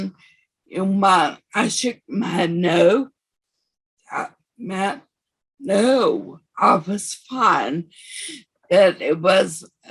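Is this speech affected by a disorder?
Yes: severe anoxic brain injury.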